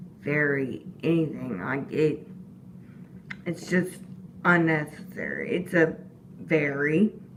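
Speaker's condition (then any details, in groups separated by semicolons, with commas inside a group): Disability causing slurred speech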